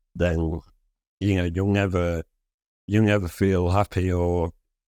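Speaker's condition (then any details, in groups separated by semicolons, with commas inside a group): Spinal muscular atrophy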